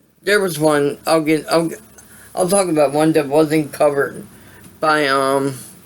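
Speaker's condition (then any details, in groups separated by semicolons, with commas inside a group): Cerebral palsy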